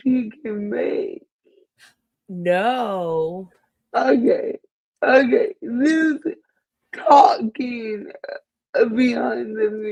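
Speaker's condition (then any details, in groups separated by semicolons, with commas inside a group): Cerebral palsy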